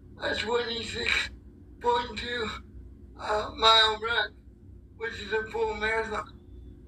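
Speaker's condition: Cerebral palsy; paired with able-bodied athletes for races through Ambulance Angels of Oklahoma

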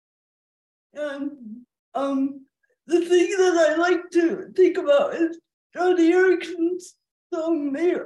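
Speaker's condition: Cerebral palsy, quadriplegia; speech recognition since 1994

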